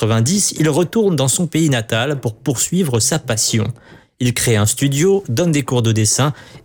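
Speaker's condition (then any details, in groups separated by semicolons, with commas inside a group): No condition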